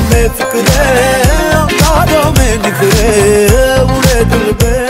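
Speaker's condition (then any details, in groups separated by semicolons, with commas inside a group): No condition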